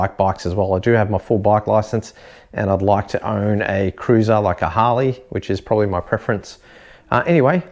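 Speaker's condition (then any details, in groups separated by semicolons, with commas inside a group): No condition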